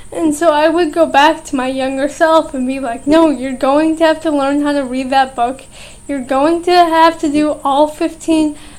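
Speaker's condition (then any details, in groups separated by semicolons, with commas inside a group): Cerebral palsy, mild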